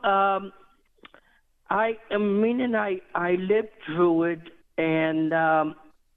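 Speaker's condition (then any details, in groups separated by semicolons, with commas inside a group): Cerebral palsy; diagnosed at 6 months, never expected to walk, later learned to walk, ran New York City Marathon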